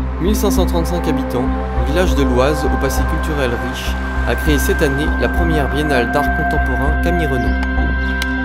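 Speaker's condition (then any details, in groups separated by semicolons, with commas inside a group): No condition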